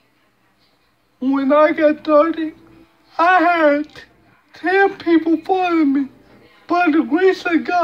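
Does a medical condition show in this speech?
Yes: cerebral palsy; speech hard to understand.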